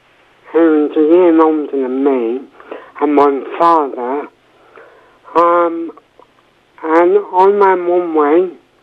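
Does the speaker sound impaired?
Yes: cerebral palsy, mild; slight, after accident at age 2 with month-long coma, affects coordination, physio for walking; affects speech, speech therapy at Victoria School in Poole.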